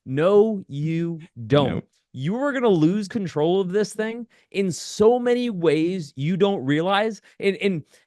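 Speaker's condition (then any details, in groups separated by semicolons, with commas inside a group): No condition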